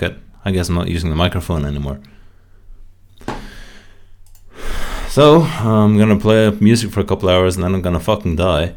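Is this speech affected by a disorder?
No.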